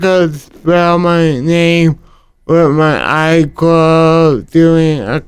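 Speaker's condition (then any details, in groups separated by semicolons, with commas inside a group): Cerebral palsy; cerebral palsy from birth, muscle disorder, walking affected, fine motor hand skills affected, cannot write by hand, childhood therapy partly helped; talking affected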